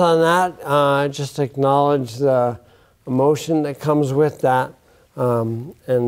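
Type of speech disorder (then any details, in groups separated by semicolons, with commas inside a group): Bulbar dysarthria; bulbar onset ALS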